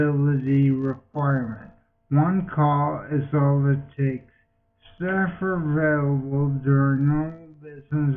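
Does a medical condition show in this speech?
Yes: multiple sclerosis.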